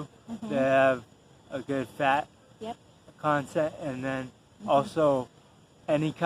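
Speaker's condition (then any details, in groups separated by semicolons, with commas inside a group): Traumatic brain injury; concussion, coma, left arm and hand affected; about 8 years since injury, still improving, hyperbaric oxygen therapy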